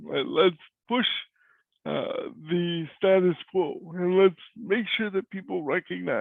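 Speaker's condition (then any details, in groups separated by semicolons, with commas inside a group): Cerebral palsy; voice is different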